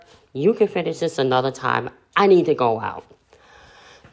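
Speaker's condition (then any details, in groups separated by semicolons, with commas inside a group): Cleft lip and palate; cleft lip and palate partly affects how speech sounds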